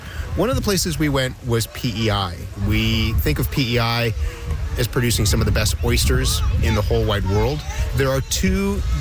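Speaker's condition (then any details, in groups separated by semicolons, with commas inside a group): No condition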